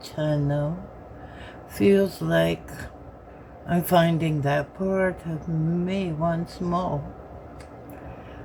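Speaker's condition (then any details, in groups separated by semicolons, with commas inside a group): Bell's palsy, severe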